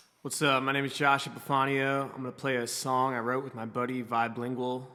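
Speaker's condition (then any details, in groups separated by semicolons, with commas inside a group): No condition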